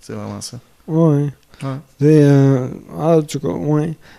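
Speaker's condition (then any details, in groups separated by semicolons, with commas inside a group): Amyotrophic lateral sclerosis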